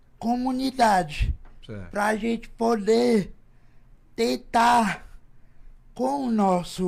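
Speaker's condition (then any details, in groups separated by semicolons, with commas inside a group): Cerebral palsy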